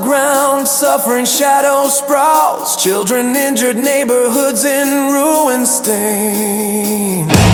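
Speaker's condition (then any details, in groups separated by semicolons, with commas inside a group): No condition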